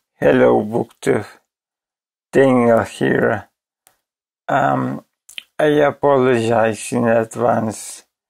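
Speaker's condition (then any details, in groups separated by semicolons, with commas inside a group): ALS; voice severely damaged, hard to understand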